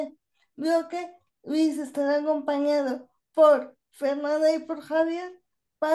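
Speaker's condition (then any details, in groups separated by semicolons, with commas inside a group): Cerebral palsy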